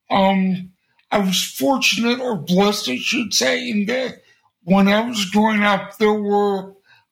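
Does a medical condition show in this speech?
Yes: cerebral palsy; congenital, since birth.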